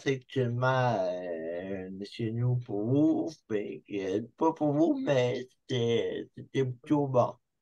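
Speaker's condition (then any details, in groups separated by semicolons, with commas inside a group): Cerebral palsy; from birth, spastic diplegia, affects motor skills and mobility; improved with age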